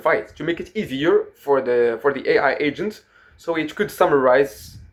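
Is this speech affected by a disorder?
No.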